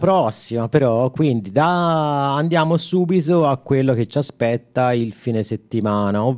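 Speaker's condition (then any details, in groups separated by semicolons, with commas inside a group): No condition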